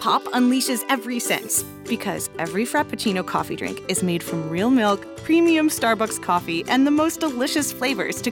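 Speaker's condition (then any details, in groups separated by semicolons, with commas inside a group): No condition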